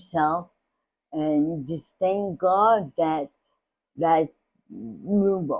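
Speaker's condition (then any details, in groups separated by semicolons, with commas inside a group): Cerebral palsy; speech impairment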